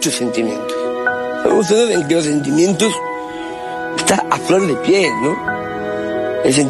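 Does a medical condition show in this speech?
Yes: Down syndrome.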